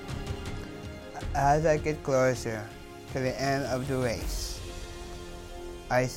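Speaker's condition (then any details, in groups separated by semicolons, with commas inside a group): Down syndrome, trisomy 21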